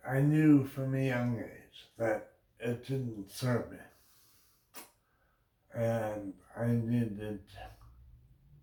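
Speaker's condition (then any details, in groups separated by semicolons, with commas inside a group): Brain injury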